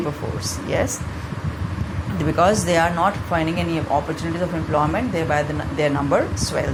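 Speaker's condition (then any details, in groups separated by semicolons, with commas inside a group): No condition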